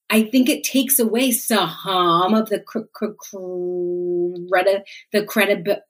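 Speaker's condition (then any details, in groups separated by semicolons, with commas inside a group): Stuttering; stuttering since childhood, less physically hard over time, frequency unchanged or higher at times; occasionally gets really stuck, particularly hard blocks, mostly less physical effort, stuttering amount unchanged; repeated sounds, blocks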